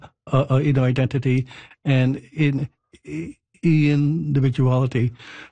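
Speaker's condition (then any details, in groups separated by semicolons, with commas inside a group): Stuttering; no cure, stuttering masked for decades; blocks and repetitions, anxiety triggers blocks with dead silence, phone calls hard in past; repeated sounds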